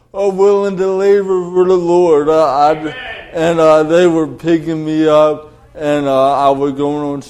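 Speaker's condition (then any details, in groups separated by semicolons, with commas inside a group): Cerebral palsy; delayed development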